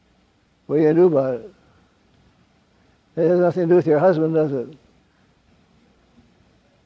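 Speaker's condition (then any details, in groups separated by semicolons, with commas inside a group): Parkinson's; wakes at night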